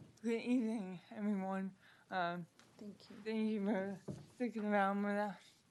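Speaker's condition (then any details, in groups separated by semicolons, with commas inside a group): Cerebral palsy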